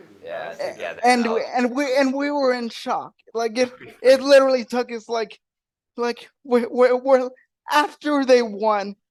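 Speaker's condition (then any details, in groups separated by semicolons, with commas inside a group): Cerebral palsy; wheelchair user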